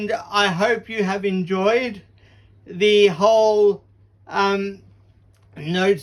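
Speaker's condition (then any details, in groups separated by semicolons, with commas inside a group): Cerebral palsy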